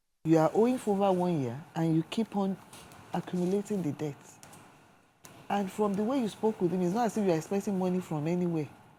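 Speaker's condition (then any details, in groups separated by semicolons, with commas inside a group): No condition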